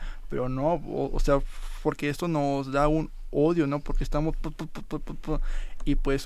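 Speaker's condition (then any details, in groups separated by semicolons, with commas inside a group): Stuttering; covert stuttering noticed around age 11 to 12, sought psychiatrists, black magic, then programa Maguire; three-day intensive with breathing techniques, still stutters, working toward full control; formerly hid with word substitution, tricks, evasions, fillers, worse under tension, now uses technique; repeated sounds, blocks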